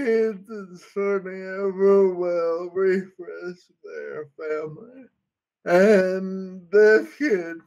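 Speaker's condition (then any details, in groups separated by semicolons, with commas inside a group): Friedreich's ataxia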